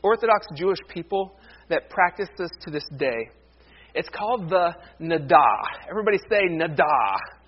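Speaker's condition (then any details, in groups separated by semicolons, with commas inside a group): No condition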